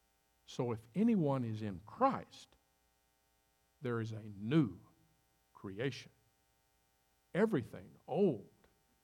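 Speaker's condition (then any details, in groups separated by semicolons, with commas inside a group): No condition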